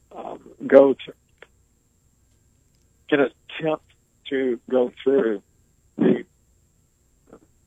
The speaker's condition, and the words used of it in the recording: ALS (motor neuron disease). Full throttle, even though he sits in a wheelchair, barely able to speak.